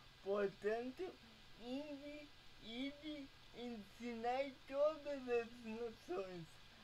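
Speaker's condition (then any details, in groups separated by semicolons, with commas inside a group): Paralysis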